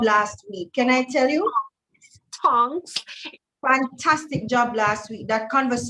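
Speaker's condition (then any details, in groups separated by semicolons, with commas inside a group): No condition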